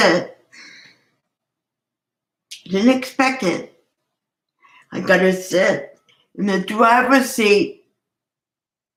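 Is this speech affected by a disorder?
Yes: cerebral palsy.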